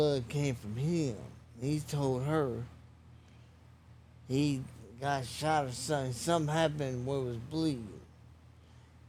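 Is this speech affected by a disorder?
Yes: traumatic brain injury.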